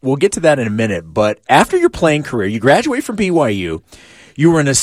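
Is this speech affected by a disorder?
No.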